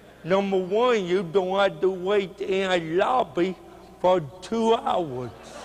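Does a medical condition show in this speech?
Yes: cerebral palsy; speech hard to understand.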